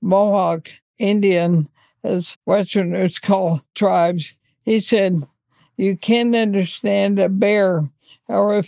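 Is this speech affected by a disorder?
Yes: ALS; neurodegenerative disease affecting the muscles, estimated little over a year to live; slight slurring, speech noticeably affected right away, thinking unaffected.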